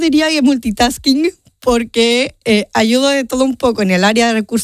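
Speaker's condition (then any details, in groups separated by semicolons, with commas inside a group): Down syndrome; genetic condition, present from birth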